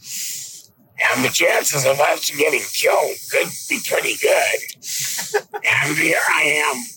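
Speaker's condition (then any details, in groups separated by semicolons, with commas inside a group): Laryngectomy; esophageal speech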